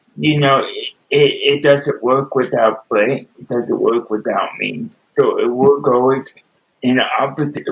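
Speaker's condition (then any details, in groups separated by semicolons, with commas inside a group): Cerebral palsy with spastic quadriplegia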